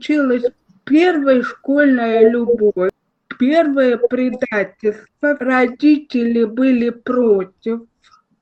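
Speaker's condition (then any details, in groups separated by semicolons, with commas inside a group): Cerebral palsy, spastic diplegia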